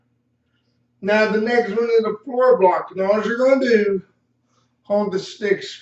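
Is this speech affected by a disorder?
Yes: cerebral palsy; slight speech impediment.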